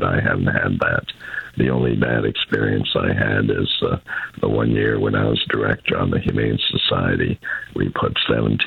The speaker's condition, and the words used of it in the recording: Throat cancer. I've recovered, but I still have trouble with my throat.